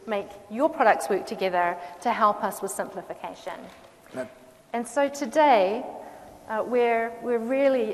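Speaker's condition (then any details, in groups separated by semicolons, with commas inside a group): No condition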